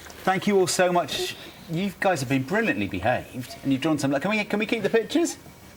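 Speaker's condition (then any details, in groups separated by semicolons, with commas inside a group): No condition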